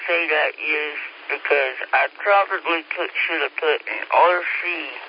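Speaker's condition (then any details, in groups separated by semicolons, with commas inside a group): Speech impediment; apologizes for speech impediment while speaking on radio net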